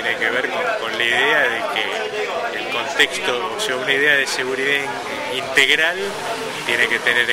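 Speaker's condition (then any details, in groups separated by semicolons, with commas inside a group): No condition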